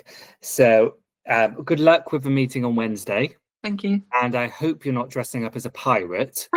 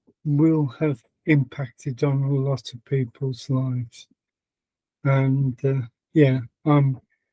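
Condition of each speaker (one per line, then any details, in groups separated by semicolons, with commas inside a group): No condition
Parkinson's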